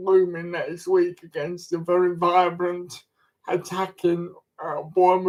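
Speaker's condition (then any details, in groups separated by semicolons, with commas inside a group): Cerebral palsy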